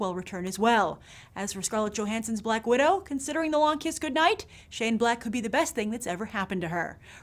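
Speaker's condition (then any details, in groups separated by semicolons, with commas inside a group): No condition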